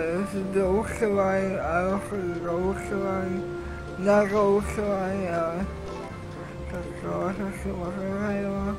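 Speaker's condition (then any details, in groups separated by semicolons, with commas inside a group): Cerebral palsy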